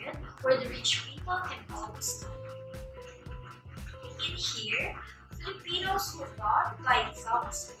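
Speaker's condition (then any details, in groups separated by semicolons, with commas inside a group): No condition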